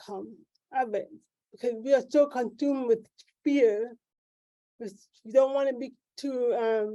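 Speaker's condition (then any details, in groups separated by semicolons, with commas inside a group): Cerebral palsy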